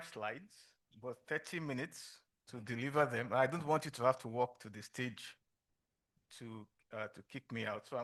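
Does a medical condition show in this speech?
No.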